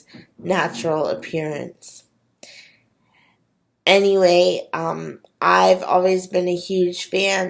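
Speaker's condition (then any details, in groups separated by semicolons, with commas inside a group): Cerebral palsy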